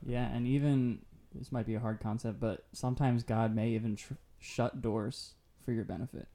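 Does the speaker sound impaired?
No.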